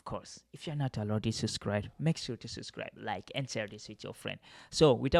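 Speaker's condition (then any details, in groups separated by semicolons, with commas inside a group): No condition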